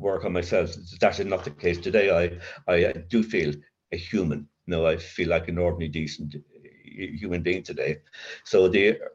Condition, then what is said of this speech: Stuttering. And if I do get a block, as I do, no, it's fine.